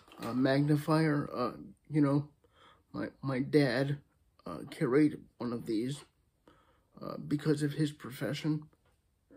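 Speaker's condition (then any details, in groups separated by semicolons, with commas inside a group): Cerebral palsy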